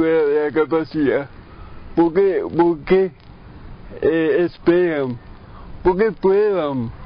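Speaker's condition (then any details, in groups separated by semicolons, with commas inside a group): Brain lesion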